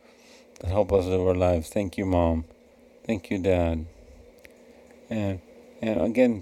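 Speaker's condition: Cerebral palsy; never needed speech therapy

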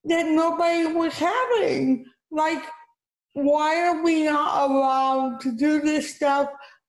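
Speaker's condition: Cerebral palsy; diagnosed at age 2, physical therapy, fall with injury after slipping on wet floor

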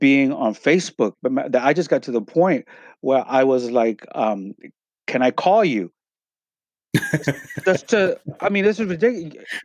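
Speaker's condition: Stuttering; prolonged sounds, blocks

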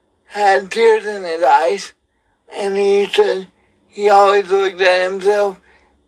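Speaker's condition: Cerebral palsy; wheelchair user

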